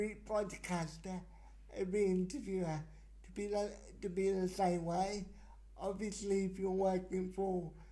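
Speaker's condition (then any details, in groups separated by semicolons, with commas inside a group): Cerebral palsy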